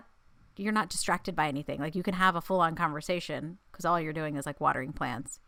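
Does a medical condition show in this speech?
No.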